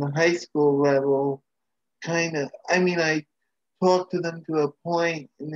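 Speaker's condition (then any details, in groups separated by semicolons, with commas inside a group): Cerebral palsy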